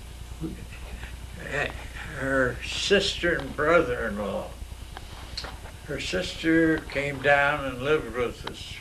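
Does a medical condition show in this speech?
Yes: myasthenia gravis; neurological.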